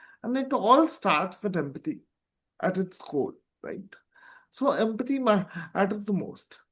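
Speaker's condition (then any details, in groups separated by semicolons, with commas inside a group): Cerebral palsy; present from birth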